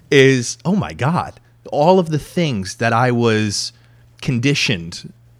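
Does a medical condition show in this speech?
No.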